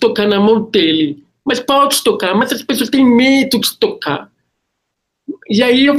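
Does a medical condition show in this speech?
Yes: congenital deafness, Usher syndrome; born deaf, Usher syndrome affecting vision and hearing, same condition as brother Thierry; learned to hear and lip read, struggles to follow fast communication; relied more on hearing than lip reading.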